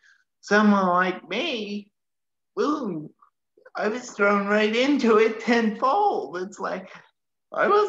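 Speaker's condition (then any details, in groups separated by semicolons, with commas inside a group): Cerebral palsy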